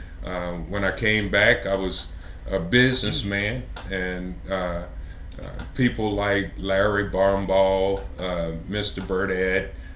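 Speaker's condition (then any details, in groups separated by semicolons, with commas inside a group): No condition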